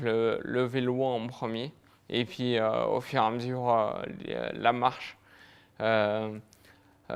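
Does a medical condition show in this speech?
Yes: multiple sclerosis; fatigue, lower limbs affected.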